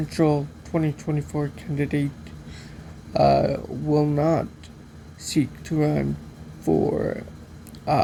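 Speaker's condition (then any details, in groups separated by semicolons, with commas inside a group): Cerebral palsy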